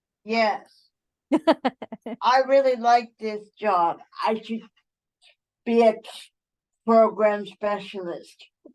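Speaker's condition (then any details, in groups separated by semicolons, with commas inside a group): Cerebral palsy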